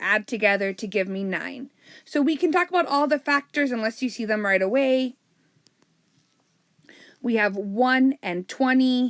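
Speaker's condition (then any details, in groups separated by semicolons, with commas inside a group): No condition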